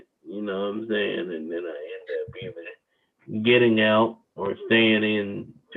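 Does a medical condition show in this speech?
Yes: cerebral palsy; wheelchair user.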